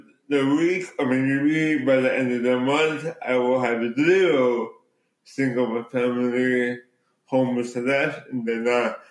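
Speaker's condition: Cerebral palsy

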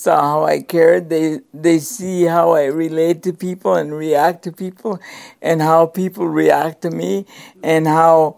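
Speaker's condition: Cerebral palsy; cerebral palsy present from birth

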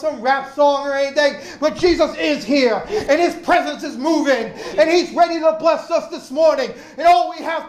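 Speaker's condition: No condition

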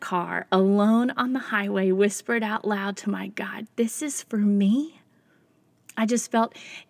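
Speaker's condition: No condition

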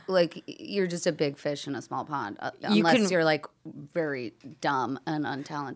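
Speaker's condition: No condition

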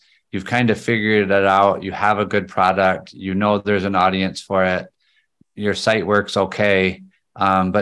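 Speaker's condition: No condition

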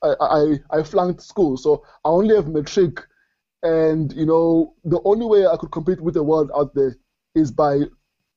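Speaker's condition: Stutter; stutter since childhood, grew up with it, never outgrew it; severe in school, school speech took whole period, avoided speaking careers, disliked call-center job due to stammering; repeated sounds

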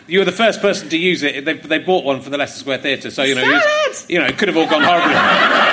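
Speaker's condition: No condition

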